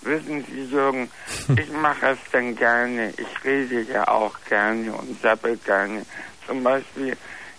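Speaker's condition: Floor of mouth cancer; found at annual dental exam, major surgery last year, jaw affected, lost taste; speaks differently from healthy people, partly hard to understand, mute after surgery, wrote notes, relearned speaking

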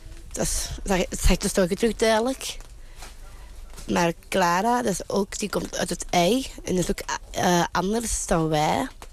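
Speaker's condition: Down syndrome; calls out on stage

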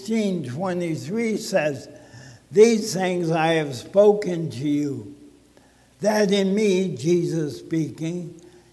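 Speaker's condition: ALS (Lou Gehrig's disease); limited breath

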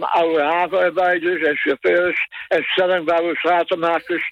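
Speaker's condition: Tongue cancer; smoked from age 14

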